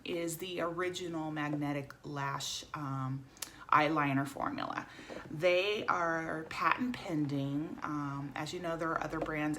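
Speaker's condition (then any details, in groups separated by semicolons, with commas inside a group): No condition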